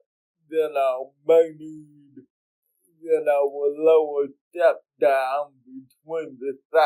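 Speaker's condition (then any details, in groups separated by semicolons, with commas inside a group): Cerebral palsy; speech therapy in childhood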